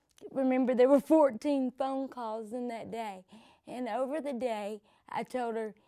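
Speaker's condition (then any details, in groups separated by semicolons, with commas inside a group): Cerebral palsy; from birth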